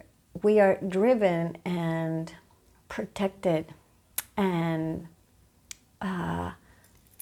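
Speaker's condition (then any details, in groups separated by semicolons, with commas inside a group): No condition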